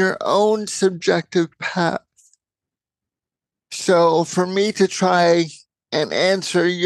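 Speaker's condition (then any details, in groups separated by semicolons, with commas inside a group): Cerebral palsy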